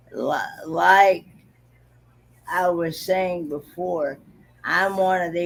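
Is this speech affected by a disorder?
Yes: cerebral palsy.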